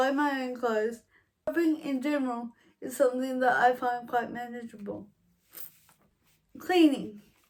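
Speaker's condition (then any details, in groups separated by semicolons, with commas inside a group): Cerebral palsy; affects walking and speech, dribbling, falls; mild, lives independently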